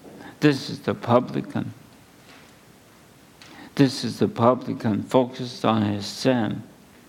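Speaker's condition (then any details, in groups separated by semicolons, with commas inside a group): ALS; at least a couple of months since diagnosis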